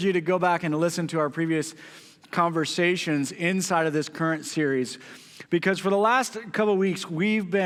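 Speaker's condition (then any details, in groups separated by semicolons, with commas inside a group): No condition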